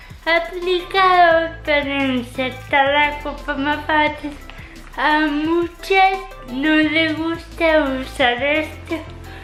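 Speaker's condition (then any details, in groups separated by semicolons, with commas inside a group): Cerebral palsy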